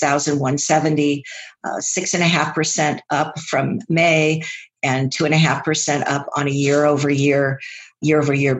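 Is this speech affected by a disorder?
No.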